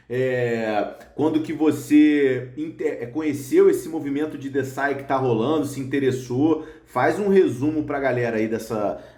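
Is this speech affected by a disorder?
No.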